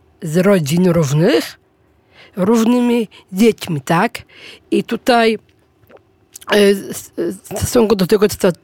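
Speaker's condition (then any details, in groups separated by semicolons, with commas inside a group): Down syndrome; self-described as not outwardly visible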